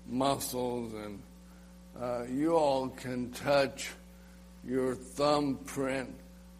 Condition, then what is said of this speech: ALS (motor neuron disease). People are patient when I drop things, when I choke, spit